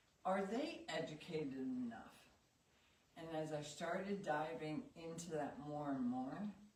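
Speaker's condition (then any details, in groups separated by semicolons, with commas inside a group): ALS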